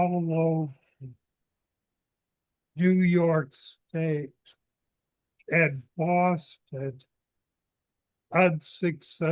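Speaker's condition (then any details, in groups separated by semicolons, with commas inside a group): ALS; seventh year of disease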